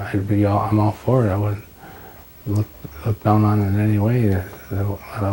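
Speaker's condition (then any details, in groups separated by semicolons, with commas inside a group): Parkinson's disease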